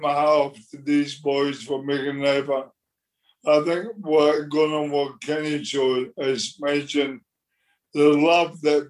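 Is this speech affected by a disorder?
Yes: motor neurone disease; progressive, notably worse than a couple of years ago.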